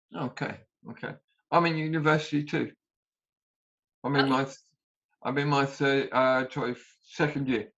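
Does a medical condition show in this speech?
Yes: aphasia after stroke; stroke during 10-hour operation, about 40% leg movement, walks, six months rehab in Northampton; about ten years since stroke, self-described aphasia stage seven of seven; slower than wished, number and calendar errors, early mutism except yes/no, relearned swallowing, failed throat Botox.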